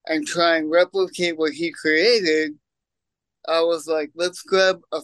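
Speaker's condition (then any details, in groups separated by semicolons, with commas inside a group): Cerebral palsy; congenital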